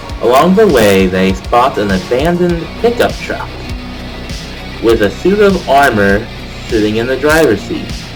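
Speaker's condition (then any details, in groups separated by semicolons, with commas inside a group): No condition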